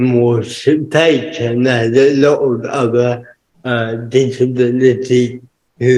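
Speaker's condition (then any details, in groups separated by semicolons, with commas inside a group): Cerebral palsy; permanent wheelchair user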